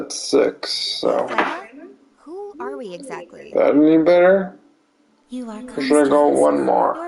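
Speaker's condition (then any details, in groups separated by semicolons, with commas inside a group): Cerebral palsy; limbs affected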